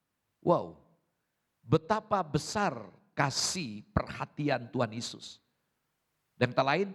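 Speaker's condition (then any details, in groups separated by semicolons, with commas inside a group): No condition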